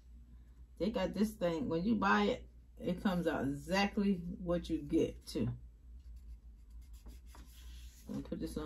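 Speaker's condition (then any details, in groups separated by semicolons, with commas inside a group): No condition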